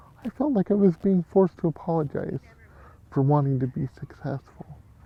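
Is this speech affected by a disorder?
Yes: cerebral palsy.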